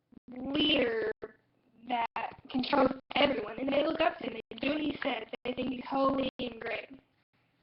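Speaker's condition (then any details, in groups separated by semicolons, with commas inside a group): No condition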